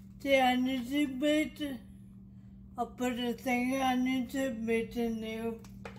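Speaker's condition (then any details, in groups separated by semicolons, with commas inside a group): Traumatic brain injury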